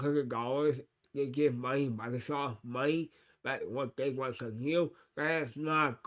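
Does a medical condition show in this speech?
Yes: cerebral palsy.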